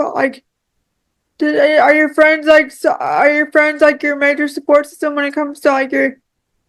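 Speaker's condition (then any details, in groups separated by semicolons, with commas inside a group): Cerebral palsy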